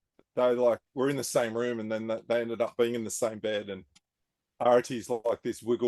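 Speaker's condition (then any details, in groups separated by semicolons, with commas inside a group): No condition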